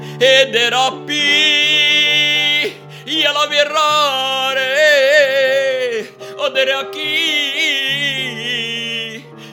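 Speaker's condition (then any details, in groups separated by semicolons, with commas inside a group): No condition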